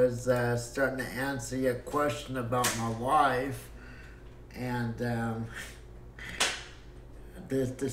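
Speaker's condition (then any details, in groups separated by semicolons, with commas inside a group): Cerebral palsy; breathing fine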